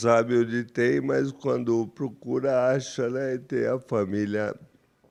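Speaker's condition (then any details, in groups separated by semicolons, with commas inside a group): Amyotrophic lateral sclerosis; breathing affected early, compromised chest wall muscles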